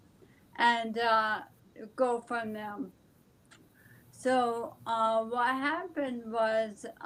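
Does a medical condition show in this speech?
Yes: ALS.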